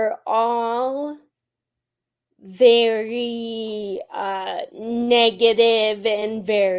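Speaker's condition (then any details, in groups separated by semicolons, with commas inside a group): Friedreich's ataxia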